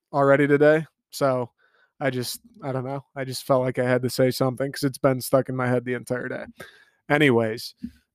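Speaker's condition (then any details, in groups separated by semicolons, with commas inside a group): No condition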